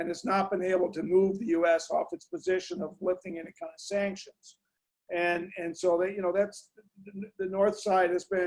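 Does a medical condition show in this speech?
No.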